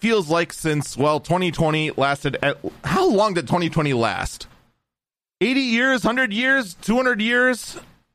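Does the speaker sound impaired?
No.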